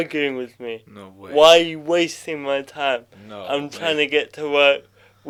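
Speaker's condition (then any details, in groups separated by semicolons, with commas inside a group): Cerebral palsy; from birth, possibly breathing arrest at birth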